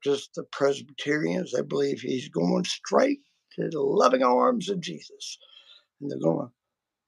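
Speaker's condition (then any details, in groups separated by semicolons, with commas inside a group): Vocal cord surgery; multiple vocal cord surgeries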